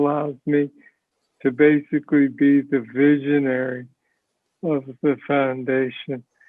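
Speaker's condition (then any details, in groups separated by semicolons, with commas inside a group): Parkinson's disease; speech sounds like mush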